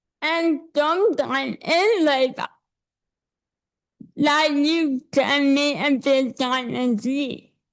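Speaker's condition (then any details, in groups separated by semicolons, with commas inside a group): Cerebral palsy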